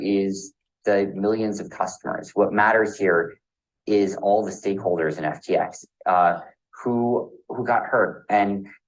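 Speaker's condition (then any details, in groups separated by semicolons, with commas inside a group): No condition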